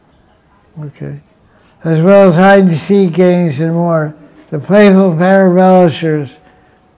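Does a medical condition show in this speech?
Yes: deafness; fluent spoken lecture.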